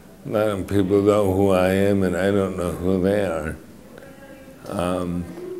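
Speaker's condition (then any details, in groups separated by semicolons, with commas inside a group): Mitochondrial disorder; mitochondrial disorder, walking very difficult; progressive disability; affects speech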